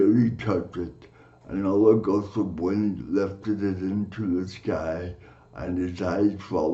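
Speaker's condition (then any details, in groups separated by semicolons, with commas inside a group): Cerebral palsy; from birth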